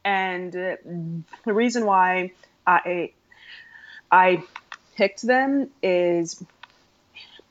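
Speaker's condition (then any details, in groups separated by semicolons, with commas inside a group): Stuttering; stuttering since around age 3, past speech therapy, largely stopped talking for about 5 years; still stutters, including when saying own name; formerly hid stuttering by switching words, deep breaths, fillers like ums and ahs, avoided talking; prolonged sounds, blocks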